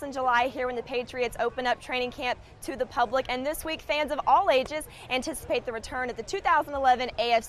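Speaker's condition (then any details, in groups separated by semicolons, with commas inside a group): No condition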